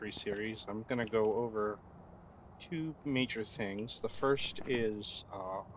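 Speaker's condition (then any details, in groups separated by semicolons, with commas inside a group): No condition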